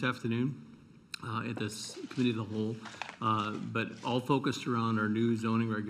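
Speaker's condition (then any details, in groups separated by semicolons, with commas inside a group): No condition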